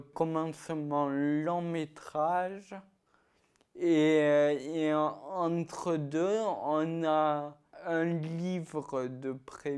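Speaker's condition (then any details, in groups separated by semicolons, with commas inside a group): Ataxia-telangiectasia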